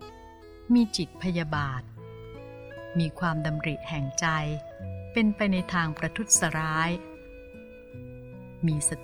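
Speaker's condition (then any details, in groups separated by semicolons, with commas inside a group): No condition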